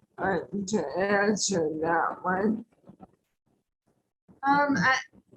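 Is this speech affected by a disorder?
Yes: ALS; tracheostomy; after tracheostomy.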